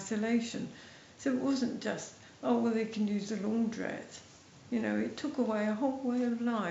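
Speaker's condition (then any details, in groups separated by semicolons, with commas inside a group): MND, mild; speech slightly affected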